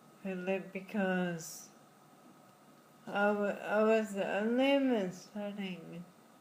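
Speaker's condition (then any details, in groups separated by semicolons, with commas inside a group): Friedreich's ataxia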